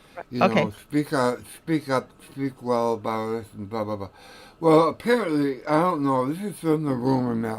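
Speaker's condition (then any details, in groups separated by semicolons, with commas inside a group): Tongue cancer; radiation-treated tongue cancer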